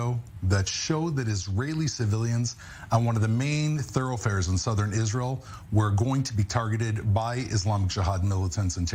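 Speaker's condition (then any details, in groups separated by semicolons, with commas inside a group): No condition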